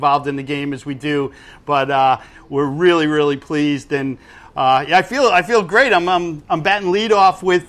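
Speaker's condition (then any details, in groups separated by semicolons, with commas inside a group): No condition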